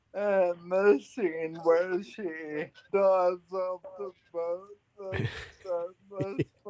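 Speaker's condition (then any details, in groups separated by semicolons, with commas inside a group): Friedreich's ataxia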